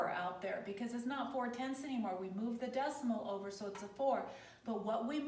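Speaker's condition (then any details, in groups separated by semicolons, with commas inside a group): No condition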